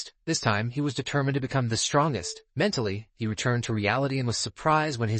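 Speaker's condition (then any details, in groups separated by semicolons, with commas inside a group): No condition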